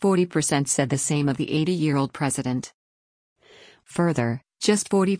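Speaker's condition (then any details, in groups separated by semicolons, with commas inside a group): No condition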